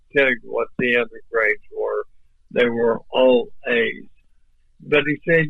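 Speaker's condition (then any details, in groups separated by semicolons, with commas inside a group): ALS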